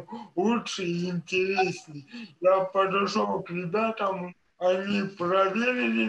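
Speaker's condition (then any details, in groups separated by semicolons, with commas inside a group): Cerebral palsy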